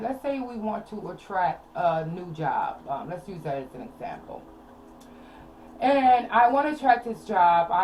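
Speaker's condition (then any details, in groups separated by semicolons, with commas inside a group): No condition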